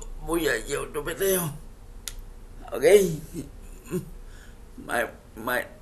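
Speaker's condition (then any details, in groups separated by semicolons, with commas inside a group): Cerebral palsy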